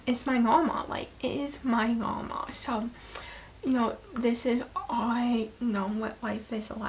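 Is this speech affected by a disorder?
Yes: hemiplegic cerebral palsy; right hemiplegia.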